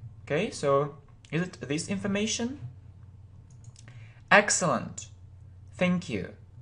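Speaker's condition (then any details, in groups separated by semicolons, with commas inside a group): No condition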